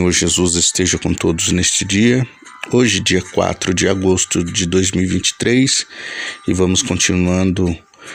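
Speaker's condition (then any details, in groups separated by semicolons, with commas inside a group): No condition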